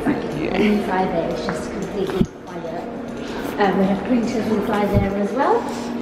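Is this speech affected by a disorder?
No.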